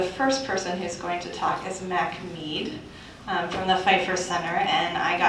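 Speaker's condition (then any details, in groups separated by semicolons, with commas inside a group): No condition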